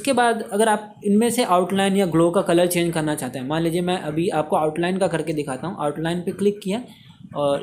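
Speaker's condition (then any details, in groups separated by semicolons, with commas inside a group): No condition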